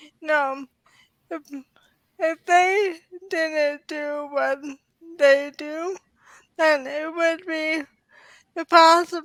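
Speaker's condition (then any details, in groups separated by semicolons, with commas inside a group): ALS; diagnosed in early 30s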